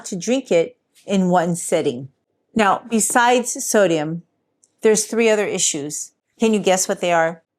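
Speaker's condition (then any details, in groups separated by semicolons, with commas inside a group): No condition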